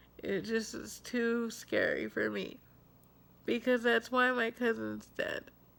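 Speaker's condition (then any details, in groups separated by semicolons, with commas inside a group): Cerebral palsy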